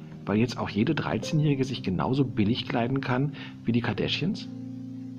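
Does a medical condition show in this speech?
No.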